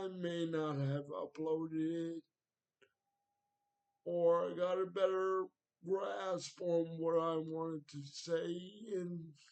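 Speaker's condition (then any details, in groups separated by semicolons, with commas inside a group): Cerebral palsy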